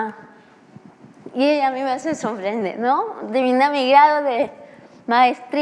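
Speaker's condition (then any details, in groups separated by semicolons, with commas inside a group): Cerebral palsy; began speaking at age six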